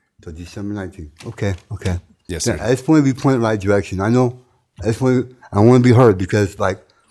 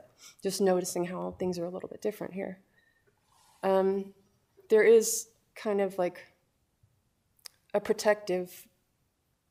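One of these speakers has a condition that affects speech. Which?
The first: tardive dyskinesia.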